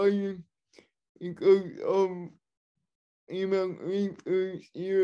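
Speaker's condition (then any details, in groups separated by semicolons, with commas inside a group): Cerebral palsy; mixed spastic and dyskinetic, wheelchair user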